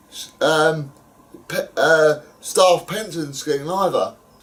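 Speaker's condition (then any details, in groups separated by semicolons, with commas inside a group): Cerebral palsy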